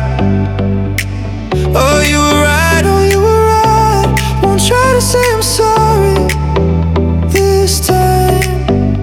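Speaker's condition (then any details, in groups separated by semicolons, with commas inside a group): No condition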